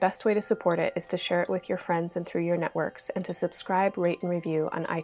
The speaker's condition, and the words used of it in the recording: No condition.